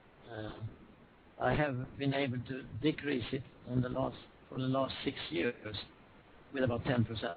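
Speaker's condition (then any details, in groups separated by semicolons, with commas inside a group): Parkinson's disease; anti-reaction medicine from year 15 halved intake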